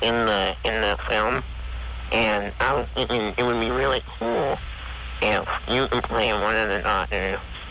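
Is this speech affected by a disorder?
Yes: spinal muscular atrophy; Werdnig-Hoffmann type, more severe form, wheelchair user, operates wheelchair with touchpad; lying down during call.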